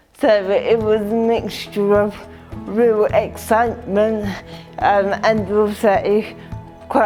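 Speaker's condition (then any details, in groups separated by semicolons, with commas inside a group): Cerebral palsy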